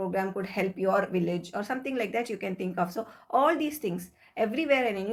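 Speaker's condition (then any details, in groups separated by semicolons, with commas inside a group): No condition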